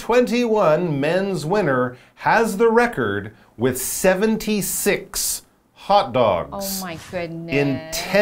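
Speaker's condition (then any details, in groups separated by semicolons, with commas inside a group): No condition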